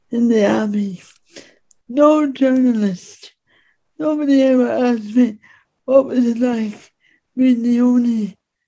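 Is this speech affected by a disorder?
Yes: speech impediment; disabled; finds writing easier than speaking, speaks in own way without modifying accent.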